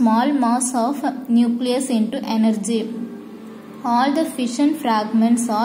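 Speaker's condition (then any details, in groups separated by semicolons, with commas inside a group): No condition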